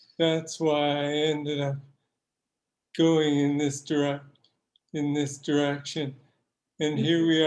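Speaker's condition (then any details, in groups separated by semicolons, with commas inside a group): Parkinson's disease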